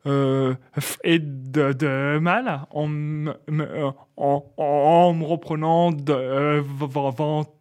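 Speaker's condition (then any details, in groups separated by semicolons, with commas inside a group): Stuttering; first misdiagnosed as Gilles de la Tourette; repeated sounds, prolonged sounds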